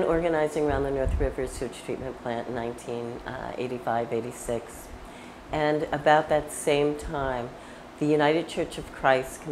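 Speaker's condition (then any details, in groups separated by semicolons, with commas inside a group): No condition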